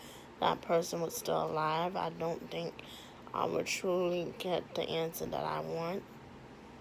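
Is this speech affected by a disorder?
Yes: cerebral palsy.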